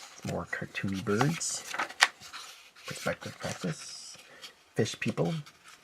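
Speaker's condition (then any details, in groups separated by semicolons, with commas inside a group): No condition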